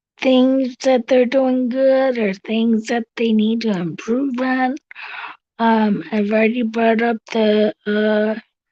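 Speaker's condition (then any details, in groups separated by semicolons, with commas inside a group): Cerebral palsy; affects walking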